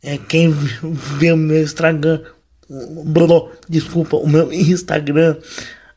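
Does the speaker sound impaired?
Yes: cerebral palsy, mild; voice mildly affected, occasional voice breaks.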